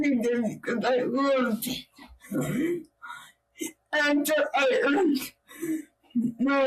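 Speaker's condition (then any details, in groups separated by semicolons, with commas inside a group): Cerebral palsy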